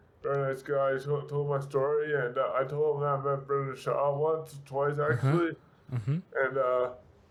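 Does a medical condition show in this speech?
Yes: severe brain injury; speech affected.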